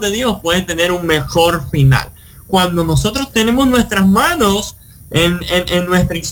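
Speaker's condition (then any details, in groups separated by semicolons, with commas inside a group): Cleft lip and palate; no palatal bone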